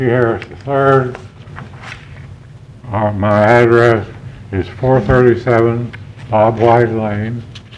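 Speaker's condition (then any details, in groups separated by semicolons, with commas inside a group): Parkinson's; may be hard to understand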